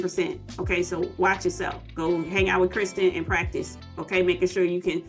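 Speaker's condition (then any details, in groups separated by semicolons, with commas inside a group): No condition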